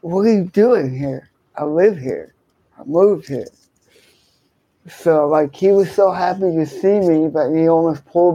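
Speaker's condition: Cerebral palsy, hemiplegia

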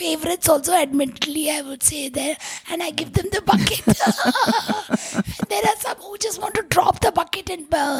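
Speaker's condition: Tracheostomy, vocal cords permanently constricted from smoke inhalation; breathes through tracheostomy tube in larynx, tube changed every 4 months permanently

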